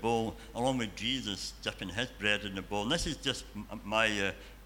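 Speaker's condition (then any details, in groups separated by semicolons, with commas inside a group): Cleft palate and cleft lip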